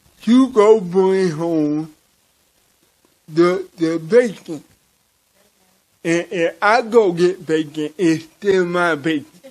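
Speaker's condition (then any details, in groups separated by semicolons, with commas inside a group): Cerebral palsy; from birth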